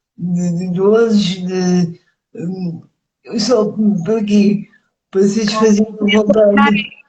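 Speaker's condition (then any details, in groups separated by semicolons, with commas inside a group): Cerebral palsy; speech affected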